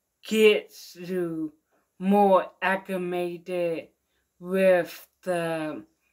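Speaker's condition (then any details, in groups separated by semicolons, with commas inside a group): Mild cerebral palsy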